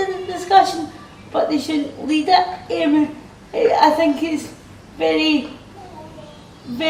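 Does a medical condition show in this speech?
Yes: cerebral palsy.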